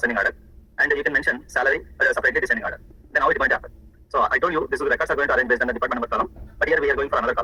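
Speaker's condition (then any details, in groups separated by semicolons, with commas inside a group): No condition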